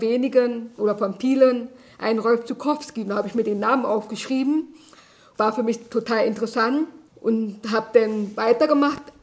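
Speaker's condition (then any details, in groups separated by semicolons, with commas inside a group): Deafness; German sign language, Ava app on iPhone for captions, interpreters or communication assistant in groups; can speak aloud, salesman doubted deafness because of speaking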